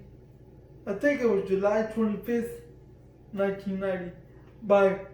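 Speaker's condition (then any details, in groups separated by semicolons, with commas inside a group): Cerebral palsy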